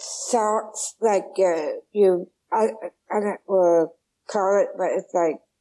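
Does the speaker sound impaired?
Yes: Down syndrome.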